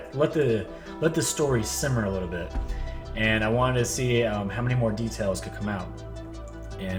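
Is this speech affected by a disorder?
No.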